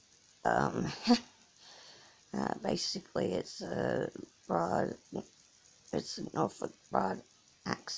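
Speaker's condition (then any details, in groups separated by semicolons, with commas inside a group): Cerebral palsy; from birth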